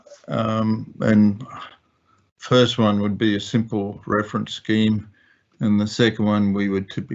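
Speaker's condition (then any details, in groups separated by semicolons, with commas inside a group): No condition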